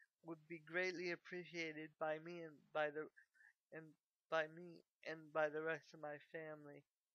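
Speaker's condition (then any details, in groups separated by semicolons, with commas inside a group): Cerebral palsy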